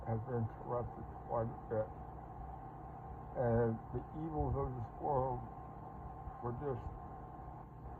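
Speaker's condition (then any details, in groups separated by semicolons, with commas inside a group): Parkinson's; speech impediment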